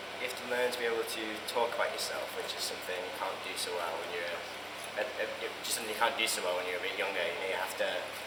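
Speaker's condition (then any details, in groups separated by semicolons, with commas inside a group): No condition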